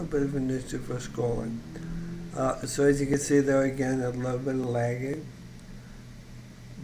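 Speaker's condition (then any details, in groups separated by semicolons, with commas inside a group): ALS; voice still fairly strong, voice banked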